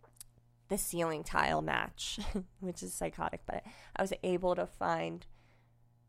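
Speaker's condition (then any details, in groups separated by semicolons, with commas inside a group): Cleft lip and palate, unilateral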